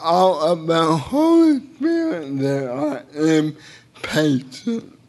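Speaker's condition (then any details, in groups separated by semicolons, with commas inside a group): Cerebral palsy; speech a little unclear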